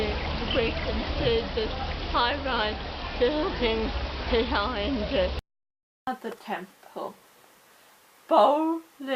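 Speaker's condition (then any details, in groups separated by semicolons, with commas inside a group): Cerebral palsy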